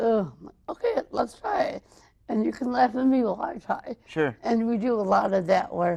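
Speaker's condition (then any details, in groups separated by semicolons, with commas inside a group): Cerebral palsy, mild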